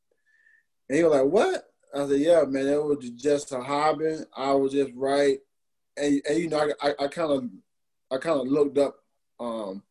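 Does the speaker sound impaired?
Yes: stutter; developmental, from birth, therapy age 5 to 22, then two years at Northwestern after Bears draft; largely overcome, no effect on current life; as child stuttered within five or six words, now complete fluency for ninety-minute talks; here repeated sounds, repeated words.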